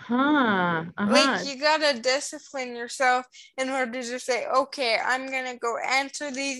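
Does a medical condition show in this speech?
Yes: cerebral palsy; slowed brain-to-muscle signalling.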